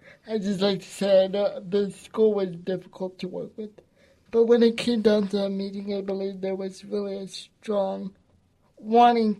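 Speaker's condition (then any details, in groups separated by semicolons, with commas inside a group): Cerebral palsy; gentle, calm, strong voice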